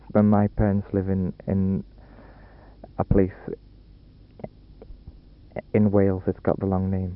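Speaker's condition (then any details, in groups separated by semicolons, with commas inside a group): Stammer; no family history, first in family; first speech therapy, first experience of it; normally not all that bad, worse in small room with tape recorder; repeated words, prolonged sounds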